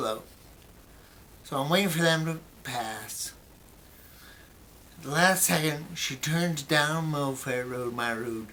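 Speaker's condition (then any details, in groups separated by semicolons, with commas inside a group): Brain injury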